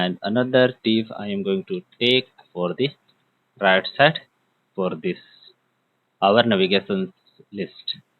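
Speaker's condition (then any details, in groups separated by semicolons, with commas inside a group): No condition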